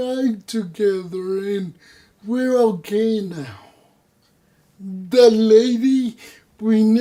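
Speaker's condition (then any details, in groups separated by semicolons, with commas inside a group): Cerebral palsy; voice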